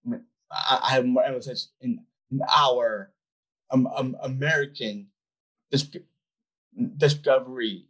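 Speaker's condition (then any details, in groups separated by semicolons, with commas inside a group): Down syndrome; gave TEDx talk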